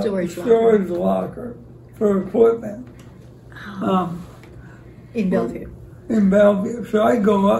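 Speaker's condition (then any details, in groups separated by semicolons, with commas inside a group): ALS; about 25 years since diagnosis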